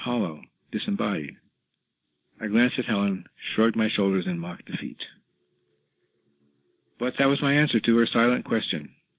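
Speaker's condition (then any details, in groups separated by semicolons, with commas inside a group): Parkinson's disease; gait mainly affected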